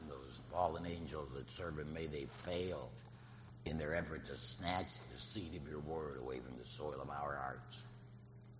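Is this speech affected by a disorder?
Yes: laryngectomy; total laryngectomy after cancer recurrence, voice prosthesis.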